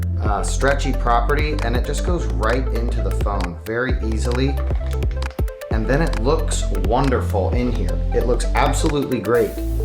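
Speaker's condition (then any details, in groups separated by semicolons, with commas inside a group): No condition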